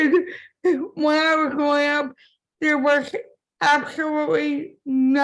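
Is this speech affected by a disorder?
Yes: cerebral palsy; from birth; impaired speech.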